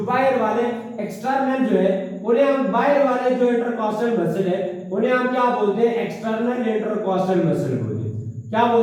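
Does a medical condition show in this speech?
No.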